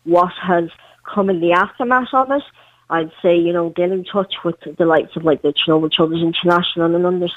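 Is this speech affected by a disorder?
Yes: cleft palate; congenital, parental Chernobyl radiation, premature birth, over 20 surgeries, webbed legs, amputation, prosthetic limb since 12.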